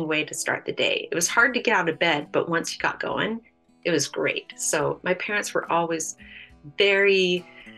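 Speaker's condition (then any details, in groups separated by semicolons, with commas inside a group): No condition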